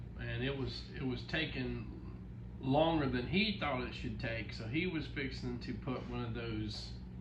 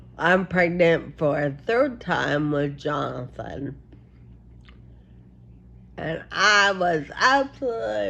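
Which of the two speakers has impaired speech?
The second: Friedreich ataxia; small lung capacity; progressive; breathing trouble from small lung capacity.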